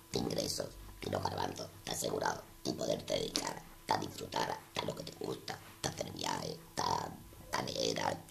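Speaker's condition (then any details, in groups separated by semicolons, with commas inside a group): Total laryngectomy; laryngeal cancer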